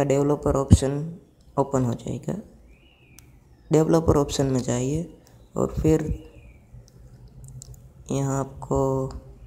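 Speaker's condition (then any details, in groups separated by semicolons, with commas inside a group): No condition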